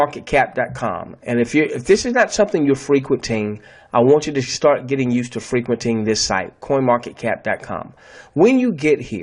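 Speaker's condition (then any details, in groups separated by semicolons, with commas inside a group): No condition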